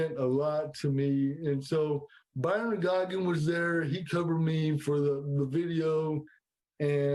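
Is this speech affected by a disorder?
Yes: cerebral palsy.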